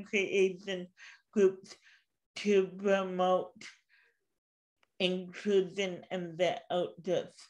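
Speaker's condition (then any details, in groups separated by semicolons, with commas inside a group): Cerebral palsy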